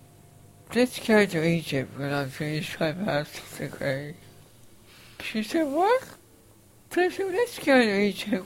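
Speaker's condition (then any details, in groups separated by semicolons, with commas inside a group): Facioscapulohumeral muscular dystrophy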